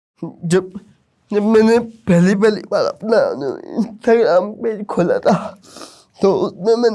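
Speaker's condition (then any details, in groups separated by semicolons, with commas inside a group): Cerebral palsy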